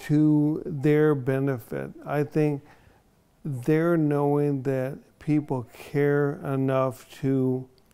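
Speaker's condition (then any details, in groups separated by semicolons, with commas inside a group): ALS; onset in one foot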